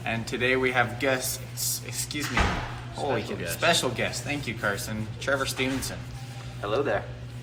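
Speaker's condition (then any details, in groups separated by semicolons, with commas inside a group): No condition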